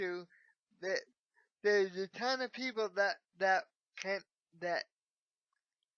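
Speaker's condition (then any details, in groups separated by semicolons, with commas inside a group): Cerebral palsy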